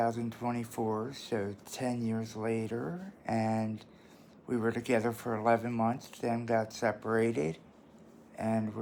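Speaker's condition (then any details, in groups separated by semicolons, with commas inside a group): Traumatic brain injury; closed head injury from car, cognitive problems; frequent seizures past year, medication being adjusted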